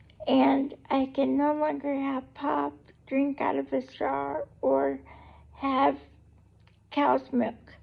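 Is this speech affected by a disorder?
Yes: cerebral palsy; able to talk.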